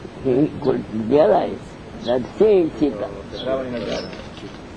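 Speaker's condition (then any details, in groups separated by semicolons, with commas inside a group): Deafness; cannot hear audience questions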